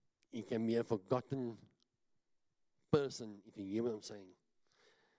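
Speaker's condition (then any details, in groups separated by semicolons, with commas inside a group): Cleft palate; tongue grown into palate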